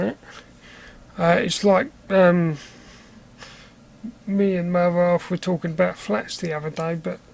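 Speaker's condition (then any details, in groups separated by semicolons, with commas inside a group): Cerebral palsy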